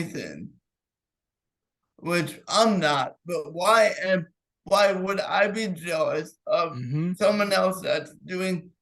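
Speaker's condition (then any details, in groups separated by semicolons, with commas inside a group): Cerebral palsy; clenched fist, unsteady walk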